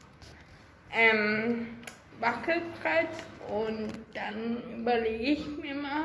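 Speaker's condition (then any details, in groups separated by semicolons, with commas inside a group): Ataxia; ataxia affecting hands and fingers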